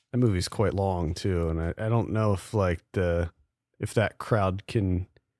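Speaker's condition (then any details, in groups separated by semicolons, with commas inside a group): No condition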